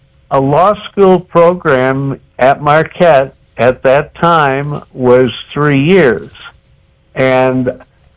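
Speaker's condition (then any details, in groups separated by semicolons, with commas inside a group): Cerebral palsy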